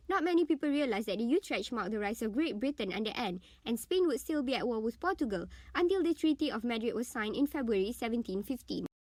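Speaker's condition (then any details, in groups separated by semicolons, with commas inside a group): No condition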